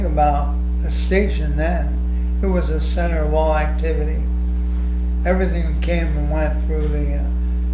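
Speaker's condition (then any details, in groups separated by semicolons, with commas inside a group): ALS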